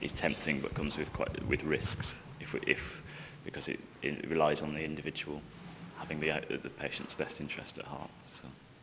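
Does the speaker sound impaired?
No.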